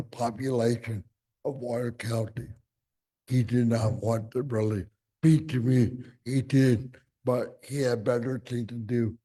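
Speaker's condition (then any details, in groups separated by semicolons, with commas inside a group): Cerebral palsy; from birth, physical and occupational therapy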